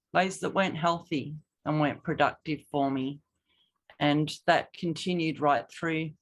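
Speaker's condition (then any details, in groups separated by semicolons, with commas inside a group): No condition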